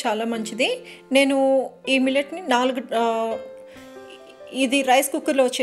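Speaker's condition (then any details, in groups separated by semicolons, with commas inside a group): No condition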